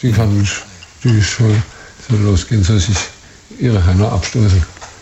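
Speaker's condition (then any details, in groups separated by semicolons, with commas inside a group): Parkinson's disease, early onset; onset age 40, first symptom arm not swinging while walking, diagnosed by neurologist via medication response; 20 years since first symptom, symptom-suppressing medication, physiotherapy again, falls 3-4 times daily, limited sport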